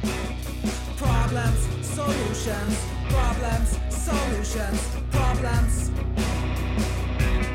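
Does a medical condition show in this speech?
No.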